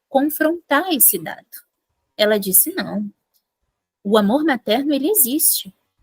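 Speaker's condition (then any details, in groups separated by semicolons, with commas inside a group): No condition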